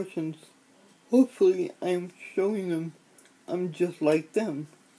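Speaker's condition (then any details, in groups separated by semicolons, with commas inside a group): Cerebral palsy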